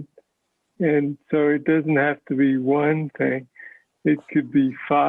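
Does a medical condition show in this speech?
Yes: Parkinson's disease; speech sounds like mush.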